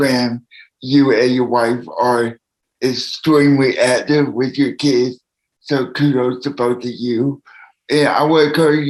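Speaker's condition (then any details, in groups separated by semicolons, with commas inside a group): Cerebral palsy; needs assistance from others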